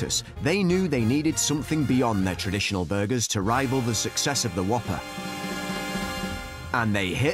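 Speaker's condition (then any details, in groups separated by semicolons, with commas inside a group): No condition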